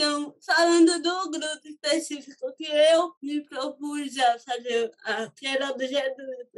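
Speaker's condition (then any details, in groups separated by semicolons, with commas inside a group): Cerebral palsy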